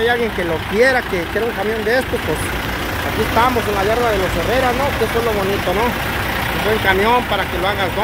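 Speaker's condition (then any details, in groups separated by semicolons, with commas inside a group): No condition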